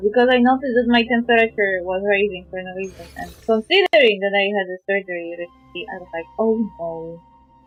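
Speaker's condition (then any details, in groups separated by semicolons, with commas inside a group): No condition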